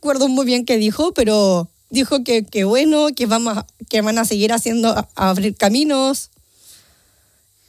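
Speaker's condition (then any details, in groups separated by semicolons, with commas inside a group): Down syndrome; genetic condition, present from birth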